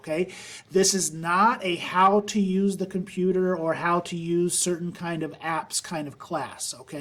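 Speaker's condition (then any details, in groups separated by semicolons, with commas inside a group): No condition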